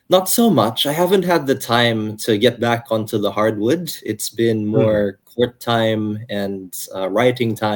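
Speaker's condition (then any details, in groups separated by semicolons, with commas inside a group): No condition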